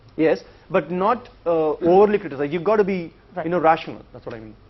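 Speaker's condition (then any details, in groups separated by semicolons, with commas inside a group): No condition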